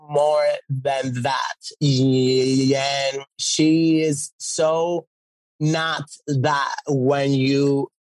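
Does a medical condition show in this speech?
Yes: stutter; fluent when singing; stutter goes away when singing; here prolonged sounds.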